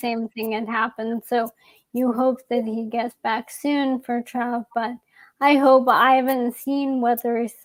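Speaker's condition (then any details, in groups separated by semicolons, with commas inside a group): ALS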